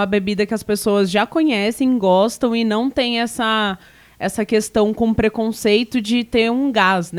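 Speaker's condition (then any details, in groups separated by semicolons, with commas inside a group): No condition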